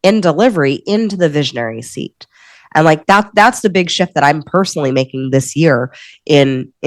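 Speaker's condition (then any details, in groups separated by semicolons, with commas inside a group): No condition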